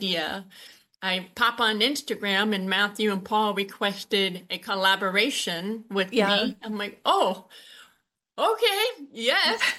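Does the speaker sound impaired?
Yes: Usher syndrome, born deaf; Usher syndrome type 2, born deaf or hard of hearing, hearing aids from age 2, vision loss, diagnosed age 19; no balance issues, uses hearing aids, signs.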